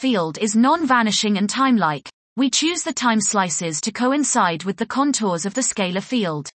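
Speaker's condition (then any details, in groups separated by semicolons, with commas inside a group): No condition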